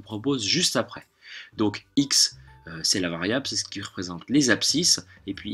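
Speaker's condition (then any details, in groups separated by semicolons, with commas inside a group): No condition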